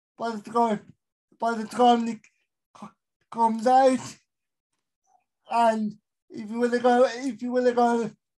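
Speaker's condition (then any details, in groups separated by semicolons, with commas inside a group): Cerebral palsy; one of more severe types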